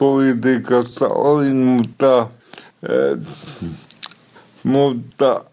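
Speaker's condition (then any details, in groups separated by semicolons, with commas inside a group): Cerebral palsy; somewhat unclear, self-described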